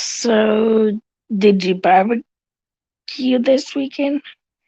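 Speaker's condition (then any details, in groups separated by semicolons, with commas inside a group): Cerebral palsy; tracheotomy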